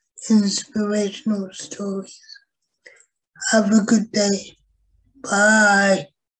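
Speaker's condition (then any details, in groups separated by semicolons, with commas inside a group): Cerebral palsy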